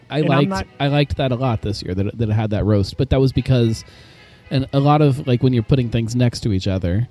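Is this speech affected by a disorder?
No.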